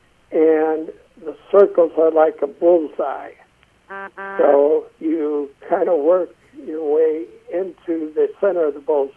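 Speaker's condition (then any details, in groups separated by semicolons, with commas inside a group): Essential tremor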